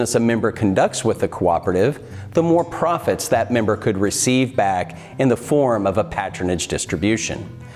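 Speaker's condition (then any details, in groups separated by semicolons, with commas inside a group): No condition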